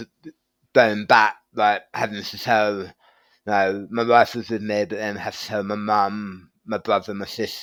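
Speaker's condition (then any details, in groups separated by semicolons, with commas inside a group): Tongue cancer surgery; right-side tongue surgery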